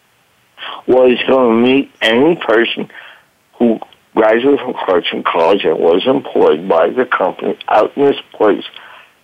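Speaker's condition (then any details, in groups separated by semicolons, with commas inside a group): Voice box damage from tracheostomy; fire at 30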